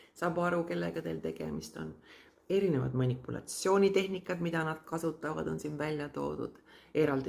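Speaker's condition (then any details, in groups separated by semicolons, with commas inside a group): No condition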